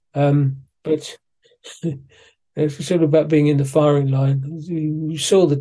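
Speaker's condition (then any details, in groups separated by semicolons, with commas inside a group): Parkinson's disease; suspected for a while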